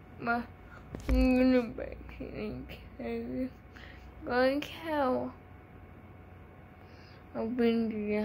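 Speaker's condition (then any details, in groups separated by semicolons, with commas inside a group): Cerebral palsy; from birth, delivery timing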